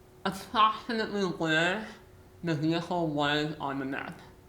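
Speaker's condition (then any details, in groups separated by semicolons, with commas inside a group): Muscular dystrophy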